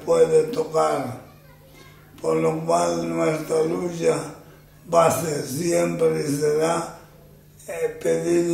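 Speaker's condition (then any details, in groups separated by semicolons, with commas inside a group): Amyotrophic lateral sclerosis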